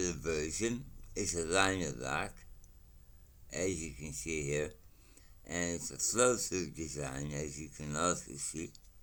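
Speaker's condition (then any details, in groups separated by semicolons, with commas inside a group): Mouth cancer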